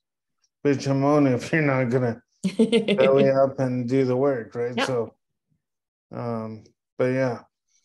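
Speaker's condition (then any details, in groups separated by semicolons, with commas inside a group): Cerebral palsy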